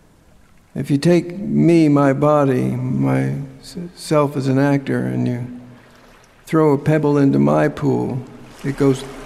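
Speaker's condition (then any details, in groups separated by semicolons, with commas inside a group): Parkinson's disease; right hand tremor, trouble buttoning, arm freezing, stiffness, onset while filming The Village; about 10 years since diagnosis, medication with roughly 90-minute window, sometimes fails to take; less speech trouble than Dan, movement worse than speech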